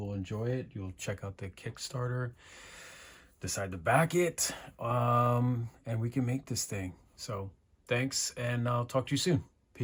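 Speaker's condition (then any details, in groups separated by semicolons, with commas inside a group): No condition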